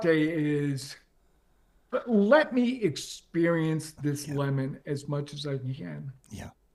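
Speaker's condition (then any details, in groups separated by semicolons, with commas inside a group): ALS; progressive, onset leg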